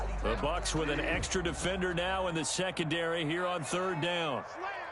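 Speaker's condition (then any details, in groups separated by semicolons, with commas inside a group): No condition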